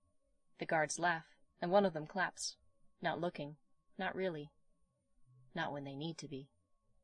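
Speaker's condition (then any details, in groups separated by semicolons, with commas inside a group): No condition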